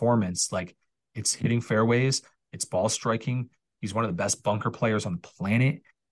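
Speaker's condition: No condition

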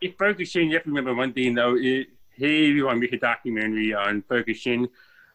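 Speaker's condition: Deafness, born deaf; congenital deafness, mainstreamed under IDEA policy, same itinerant teacher first through 12th grade

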